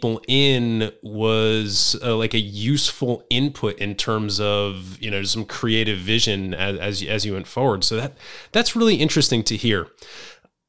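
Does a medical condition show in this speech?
No.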